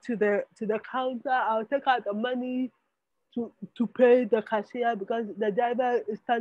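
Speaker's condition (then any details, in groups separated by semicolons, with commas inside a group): Spastic cerebral palsy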